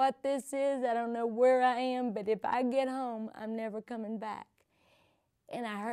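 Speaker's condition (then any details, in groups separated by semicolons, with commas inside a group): Cerebral palsy; from birth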